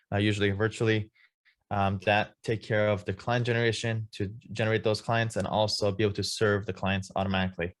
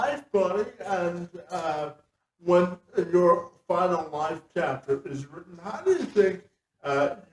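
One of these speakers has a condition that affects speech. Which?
The second: spastic quadriplegia cerebral palsy.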